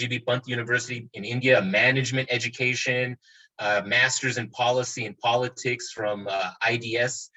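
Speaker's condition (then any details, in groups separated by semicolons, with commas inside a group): No condition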